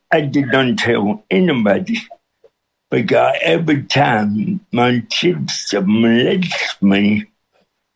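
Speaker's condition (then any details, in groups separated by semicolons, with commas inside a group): Cerebral palsy with speech impediment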